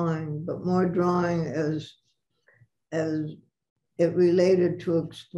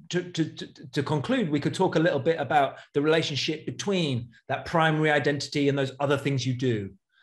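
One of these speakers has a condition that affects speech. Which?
The first: Parkinson's; about six years since onset.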